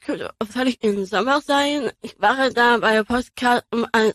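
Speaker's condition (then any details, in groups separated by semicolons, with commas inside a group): Down syndrome; trisomy 21, three copies of chromosome 21, genetic anomaly; age 24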